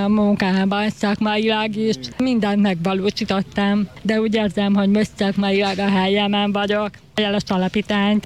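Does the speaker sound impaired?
Yes: deafness; acquired deafness, hearing lost at age 9, attended hearing school, joined deaf community at 20; left out when hearing sons talk to each other; signs and speaks in parallel with hearing sons.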